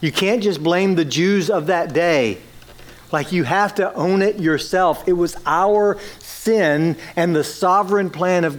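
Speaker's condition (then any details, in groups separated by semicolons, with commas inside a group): No condition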